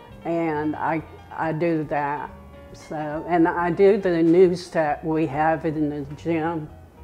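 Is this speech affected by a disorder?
Yes: dystonia; physical therapy and exercise.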